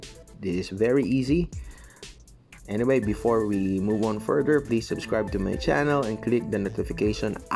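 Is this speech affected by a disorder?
No.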